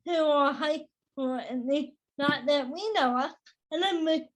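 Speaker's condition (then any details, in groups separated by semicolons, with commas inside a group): Cerebral palsy, spastic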